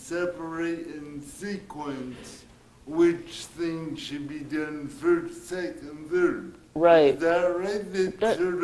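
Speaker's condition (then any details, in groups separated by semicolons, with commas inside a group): Cerebral palsy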